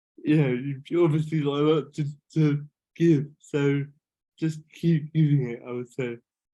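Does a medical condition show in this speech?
Yes: cerebral palsy.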